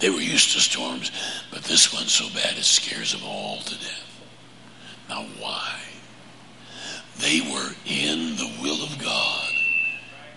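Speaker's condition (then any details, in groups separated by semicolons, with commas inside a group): Laryngeal cancer; PET scans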